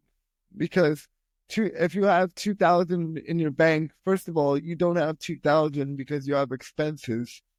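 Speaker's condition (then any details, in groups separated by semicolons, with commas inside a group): Spastic quadriplegic cerebral palsy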